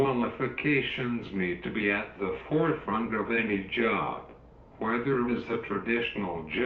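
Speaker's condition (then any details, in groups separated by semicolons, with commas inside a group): Cerebral palsy; uses wheelchair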